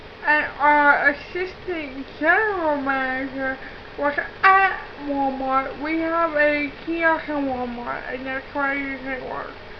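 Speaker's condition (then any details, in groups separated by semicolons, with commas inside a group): Cerebral palsy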